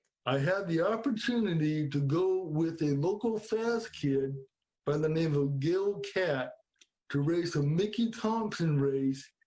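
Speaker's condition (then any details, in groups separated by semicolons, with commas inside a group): Cerebral palsy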